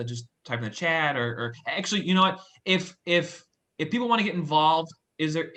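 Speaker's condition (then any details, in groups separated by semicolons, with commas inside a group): No condition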